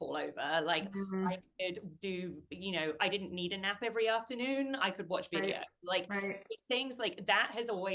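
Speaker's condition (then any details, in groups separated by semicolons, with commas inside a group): No condition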